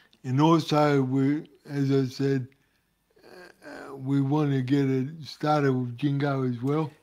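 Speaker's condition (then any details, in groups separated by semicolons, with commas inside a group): Cerebral palsy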